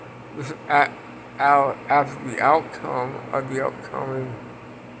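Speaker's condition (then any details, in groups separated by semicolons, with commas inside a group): Parkinson's; speech impediment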